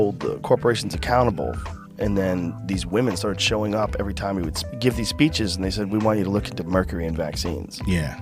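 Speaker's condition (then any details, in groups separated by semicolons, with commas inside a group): No condition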